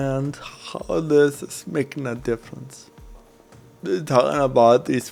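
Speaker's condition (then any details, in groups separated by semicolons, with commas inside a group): Cerebral palsy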